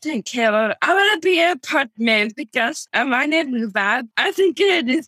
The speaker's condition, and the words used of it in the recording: Down syndrome. I can tell that you're working hard on speaking slowly and clearly.